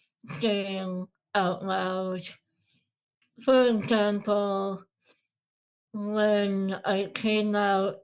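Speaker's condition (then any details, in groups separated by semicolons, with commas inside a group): Moebius syndrome; facial paralysis, sixth and seventh cranial nerves, no facial expression; speech difficulty, eating and drinking difficulty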